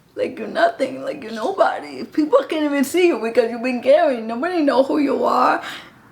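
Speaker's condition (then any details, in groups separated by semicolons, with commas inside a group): Cerebral palsy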